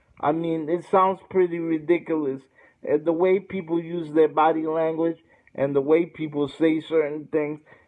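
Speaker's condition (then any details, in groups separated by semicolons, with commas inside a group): Cerebral palsy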